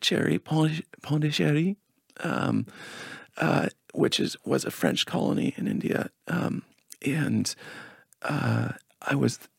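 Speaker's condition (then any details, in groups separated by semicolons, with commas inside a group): Spasmodic dysphonia; onset age 18, worsened over years, linked to singing training, Botox every 6 weeks offered, energy healing; speaks in higher pinched tone to reliably get words out, lower voice inconsistent; lower voice less consistent, higher pitch more pinched but words get out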